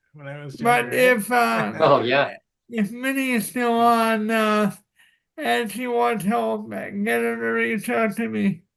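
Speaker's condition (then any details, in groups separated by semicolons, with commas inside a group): Cerebral palsy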